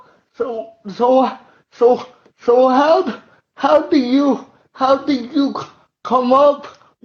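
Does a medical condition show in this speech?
Yes: cerebral palsy; uses wheelchair.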